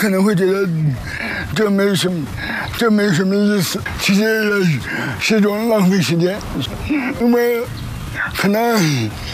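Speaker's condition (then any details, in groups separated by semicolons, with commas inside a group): Cerebral palsy; diagnosed shortly after birth, stood independently only at five, unsteady wrist at six, hand tremor; about twenty years since diagnosis, uncontrolled hand tremor, slow handwriting, occasional involuntary body movements; firm, assured tone, somewhat unclear pronunciation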